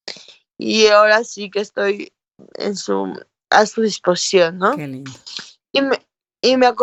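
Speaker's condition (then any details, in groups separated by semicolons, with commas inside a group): Cerebral palsy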